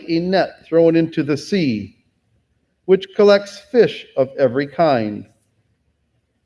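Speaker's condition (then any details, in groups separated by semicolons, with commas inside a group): No condition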